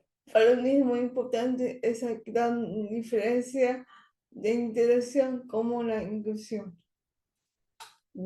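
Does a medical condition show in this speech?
Yes: cerebral palsy; speech not very good.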